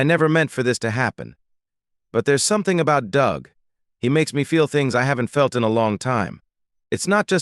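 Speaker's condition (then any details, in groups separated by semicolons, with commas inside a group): No condition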